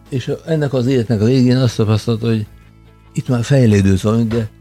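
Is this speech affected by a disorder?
Yes: Parkinson's disease; becomes emotional more easily as a symptom; qigong exercises with other Parkinson's patients; harder for listeners to understand.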